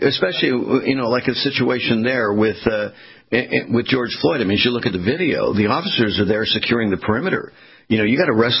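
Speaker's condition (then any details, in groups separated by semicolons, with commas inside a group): No condition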